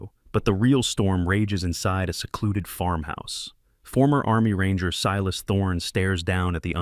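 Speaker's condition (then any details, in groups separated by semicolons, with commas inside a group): No condition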